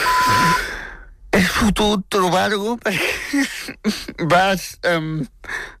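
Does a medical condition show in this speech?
Yes: spastic tetraplegic cerebral palsy; very talkative since age 3, worked hard to make people understand speech.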